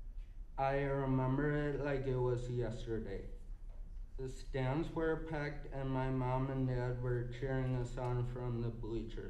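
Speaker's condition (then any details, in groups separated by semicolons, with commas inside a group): Cerebral palsy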